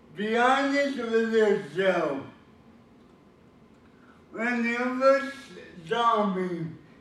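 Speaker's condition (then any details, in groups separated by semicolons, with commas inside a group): Cerebral palsy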